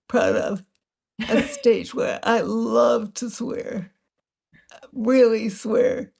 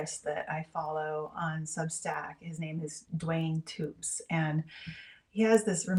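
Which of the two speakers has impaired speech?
The first: multiple sclerosis; progressive; over 30 years since onset, quadriplegic; uses voice amplifier, risk of losing voice, voice reduced.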